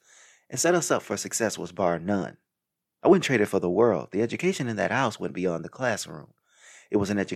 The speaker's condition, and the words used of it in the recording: None; typical speech.